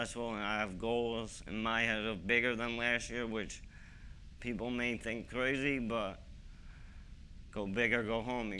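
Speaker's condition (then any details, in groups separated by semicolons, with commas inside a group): ALS; young-adult onset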